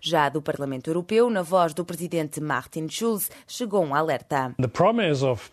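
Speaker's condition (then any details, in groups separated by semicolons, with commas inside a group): No condition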